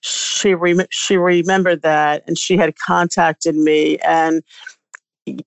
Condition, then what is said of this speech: Stuttering. I mean, I can honestly say from a personal perspective, when it started in like, you know, March, it became a little hard on my stuttering also.